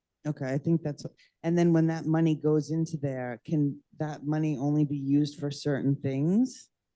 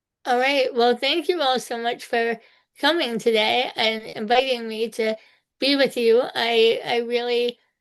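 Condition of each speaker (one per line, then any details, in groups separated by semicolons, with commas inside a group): No condition
Spinal muscular atrophy type two; needs personal care assistance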